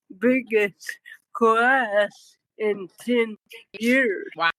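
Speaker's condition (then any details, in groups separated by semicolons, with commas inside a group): Cerebral palsy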